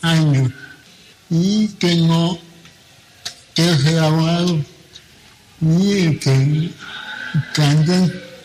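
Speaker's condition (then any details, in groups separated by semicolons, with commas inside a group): Cerebral palsy; age 28, attending apac (asociación pro personas con parálisis cerebral) for 21 years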